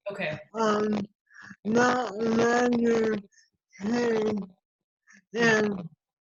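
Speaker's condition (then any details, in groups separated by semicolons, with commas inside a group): ALS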